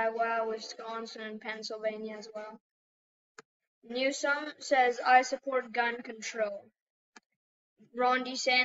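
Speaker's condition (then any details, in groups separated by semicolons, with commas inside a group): No condition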